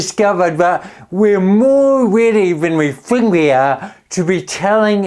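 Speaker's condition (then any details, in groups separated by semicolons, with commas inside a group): Cerebral palsy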